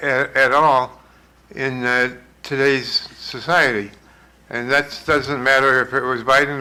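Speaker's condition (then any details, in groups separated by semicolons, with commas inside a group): Parkinson's; severe, shaking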